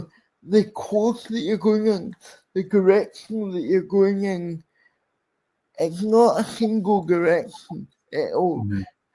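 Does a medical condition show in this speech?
Yes: cerebral palsy; speech impairment.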